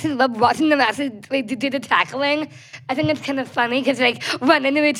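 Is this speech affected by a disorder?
Yes: Down syndrome.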